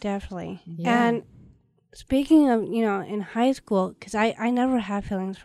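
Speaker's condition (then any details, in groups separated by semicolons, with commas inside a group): Down syndrome; present since birth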